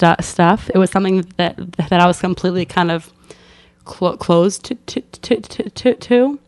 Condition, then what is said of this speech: Stuttering. Well, no, because the stutter I was having was a long, repetitive and stutter.